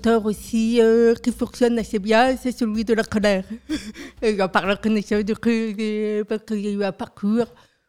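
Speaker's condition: Profound deafness from birth, profound, congenital

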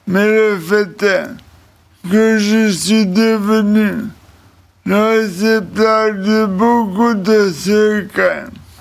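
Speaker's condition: ALS (Charcot disease); speech deformed, may sound idiotic, content clear in own mind

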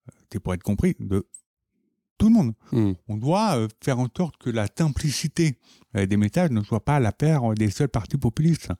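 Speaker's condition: Profound deafness from birth, congenital

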